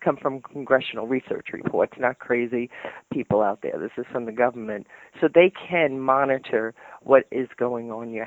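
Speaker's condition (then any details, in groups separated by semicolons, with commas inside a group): No condition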